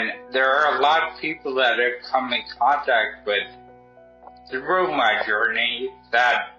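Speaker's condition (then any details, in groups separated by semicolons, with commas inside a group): Traumatic brain injury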